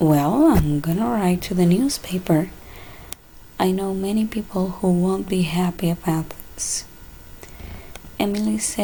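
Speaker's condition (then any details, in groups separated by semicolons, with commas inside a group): No condition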